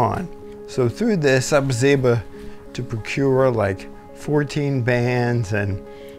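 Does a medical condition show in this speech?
Yes: ALS; two or more years since diagnosis.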